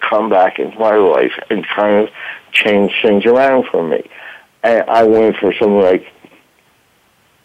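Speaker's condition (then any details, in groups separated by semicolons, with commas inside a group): Voice box damage from tracheostomy; medic's trach tube damaged voice box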